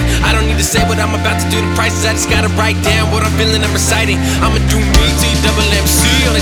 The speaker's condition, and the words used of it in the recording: None; typical speech.